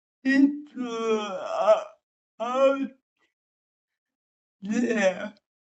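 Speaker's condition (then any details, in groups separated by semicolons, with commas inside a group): Cerebral palsy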